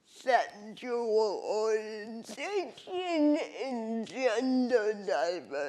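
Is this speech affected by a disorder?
Yes: cerebral palsy.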